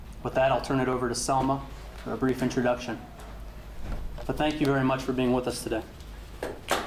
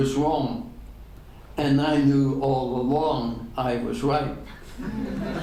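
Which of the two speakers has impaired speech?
The second: ALS; degenerative; diagnosed ten years ago.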